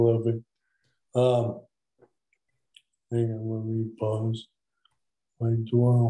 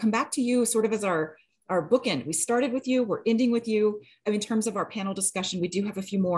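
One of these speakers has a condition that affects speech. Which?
The first: ALS.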